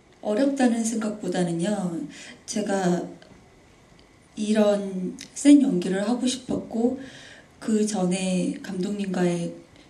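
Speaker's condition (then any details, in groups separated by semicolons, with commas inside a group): No condition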